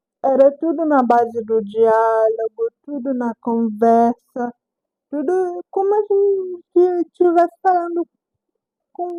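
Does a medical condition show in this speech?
Yes: cerebral palsy.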